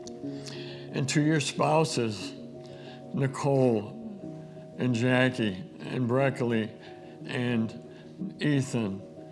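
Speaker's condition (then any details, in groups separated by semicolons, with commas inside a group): ALS; diagnosed almost two years ago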